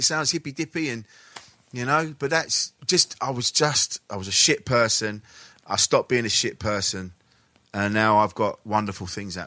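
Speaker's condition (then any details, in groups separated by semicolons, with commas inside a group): No condition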